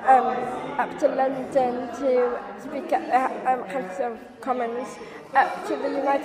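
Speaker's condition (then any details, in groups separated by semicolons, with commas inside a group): Down syndrome; learning disability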